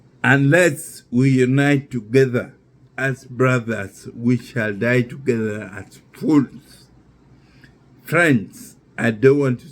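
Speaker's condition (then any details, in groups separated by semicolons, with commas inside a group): Neurological disease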